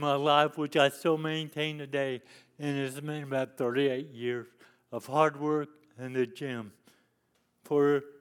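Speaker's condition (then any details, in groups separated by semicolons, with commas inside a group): Cerebral palsy; lifelong disability since youth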